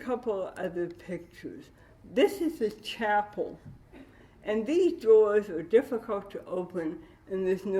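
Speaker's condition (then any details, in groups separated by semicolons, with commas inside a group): Cerebral palsy with dystonia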